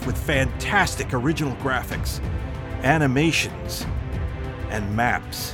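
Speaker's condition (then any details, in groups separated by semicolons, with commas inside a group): No condition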